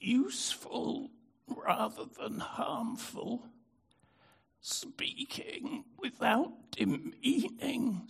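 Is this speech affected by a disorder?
Yes: spasmodic dystonia; brain disorder.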